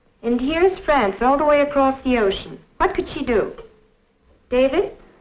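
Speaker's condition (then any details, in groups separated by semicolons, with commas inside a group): No condition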